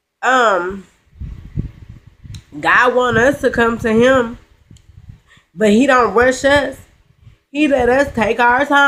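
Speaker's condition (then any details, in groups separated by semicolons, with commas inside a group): Cerebral palsy, spastic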